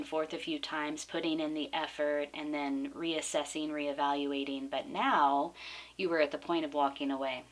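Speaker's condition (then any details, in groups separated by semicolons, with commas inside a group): No condition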